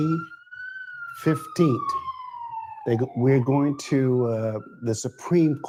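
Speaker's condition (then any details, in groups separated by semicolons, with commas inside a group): No condition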